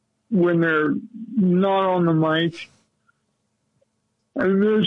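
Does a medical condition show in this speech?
Yes: cerebral palsy; lifelong.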